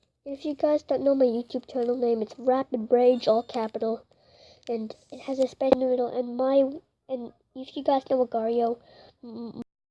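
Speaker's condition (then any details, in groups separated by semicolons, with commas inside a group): No condition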